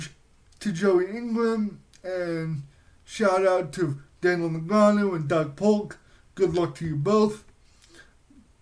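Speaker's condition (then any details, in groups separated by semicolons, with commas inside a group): Cerebral palsy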